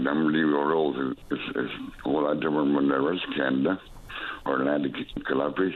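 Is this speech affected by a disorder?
Yes: stroke; two strokes, first in 2019, brain function affected; slurred speech at times, glitches and missing words.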